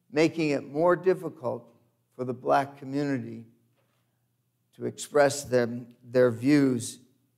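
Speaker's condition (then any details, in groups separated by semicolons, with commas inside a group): No condition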